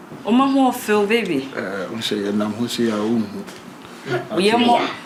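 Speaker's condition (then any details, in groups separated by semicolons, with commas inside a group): No condition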